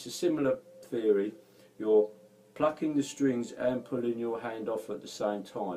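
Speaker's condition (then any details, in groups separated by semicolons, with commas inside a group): No condition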